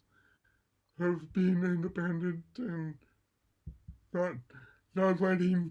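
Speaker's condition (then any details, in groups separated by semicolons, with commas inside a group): Cerebral palsy; mild left side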